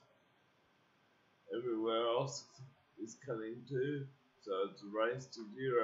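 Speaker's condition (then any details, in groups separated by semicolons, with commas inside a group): Cerebral palsy; uses wheelchair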